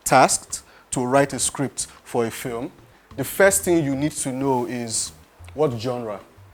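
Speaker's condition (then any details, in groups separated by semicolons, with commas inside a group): No condition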